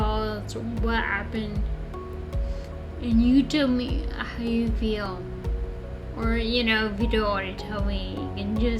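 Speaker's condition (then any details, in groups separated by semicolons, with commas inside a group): Friedreich's ataxia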